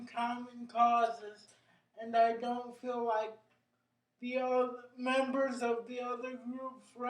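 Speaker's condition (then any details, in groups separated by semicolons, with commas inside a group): Cerebral palsy; brain injury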